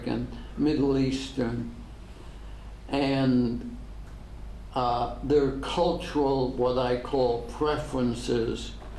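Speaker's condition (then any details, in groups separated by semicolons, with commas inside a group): ALS; degenerative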